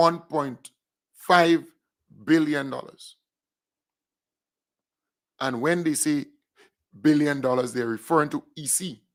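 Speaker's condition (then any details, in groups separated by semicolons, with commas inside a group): No condition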